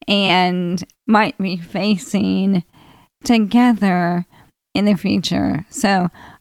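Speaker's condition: ALS; terminal

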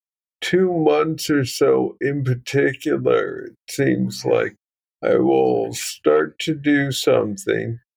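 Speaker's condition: Parkinson's disease, young onset

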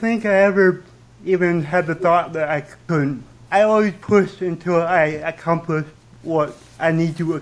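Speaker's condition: Cerebral palsy with stutter; surgery on both femurs and right ankle at age 9

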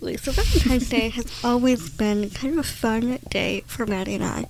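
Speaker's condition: Goldenhar syndrome, cleft lip; congenital, cleft lip at birth, throat too small, nostrils not separate, complex medical needs as baby; breathing problems at birth, hospital stay until sleeping and breathing independently

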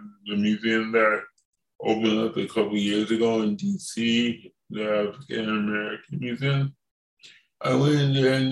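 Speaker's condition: Cerebral palsy; from birth

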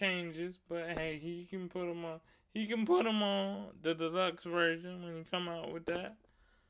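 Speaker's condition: Cerebral palsy; wheelchair user

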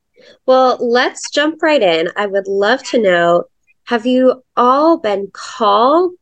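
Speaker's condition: No condition

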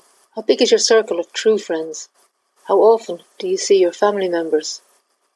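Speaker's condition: No condition

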